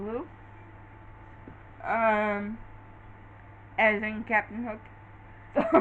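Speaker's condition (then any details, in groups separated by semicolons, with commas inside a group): Cerebral palsy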